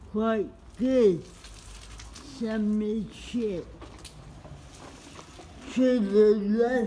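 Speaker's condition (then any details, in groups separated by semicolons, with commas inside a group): Cerebral palsy; spastic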